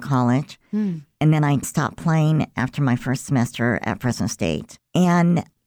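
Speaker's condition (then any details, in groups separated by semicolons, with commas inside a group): Cleft lip and palate; about 50-some years ago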